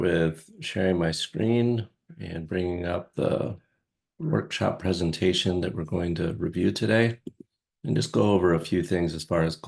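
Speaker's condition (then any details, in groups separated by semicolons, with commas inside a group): No condition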